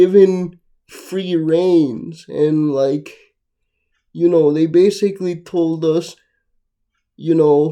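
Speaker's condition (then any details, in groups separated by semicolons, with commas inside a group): Cerebral palsy, mixed, mild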